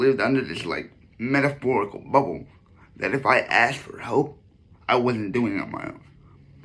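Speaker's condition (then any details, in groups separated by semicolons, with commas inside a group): Cerebral palsy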